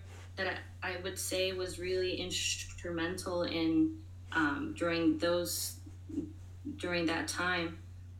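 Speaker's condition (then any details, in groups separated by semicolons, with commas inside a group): Stuttering; moments of stuttering expected, offers to repeat things if needed; prolonged sounds, blocks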